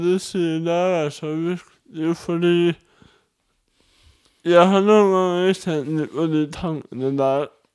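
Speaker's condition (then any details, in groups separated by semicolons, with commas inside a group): Cerebral palsy; speech difficulties, speech challenges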